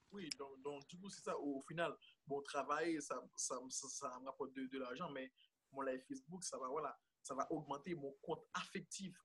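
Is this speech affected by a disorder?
Yes: stuttering; father also stuttered, realized own stutter gradually over time, remarks about elocution from others; stuttering during interview; whole-word repetitions, comme, stuttered moments left uncut in videos; here repeated sounds, repeated words.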